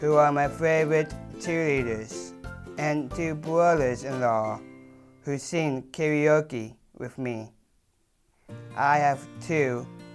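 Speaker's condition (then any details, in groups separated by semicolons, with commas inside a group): Down syndrome, trisomy 21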